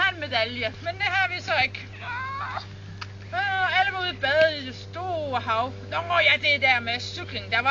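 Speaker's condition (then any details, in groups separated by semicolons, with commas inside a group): No condition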